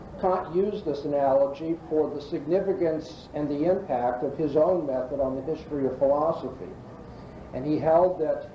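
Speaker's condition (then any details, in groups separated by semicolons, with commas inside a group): No condition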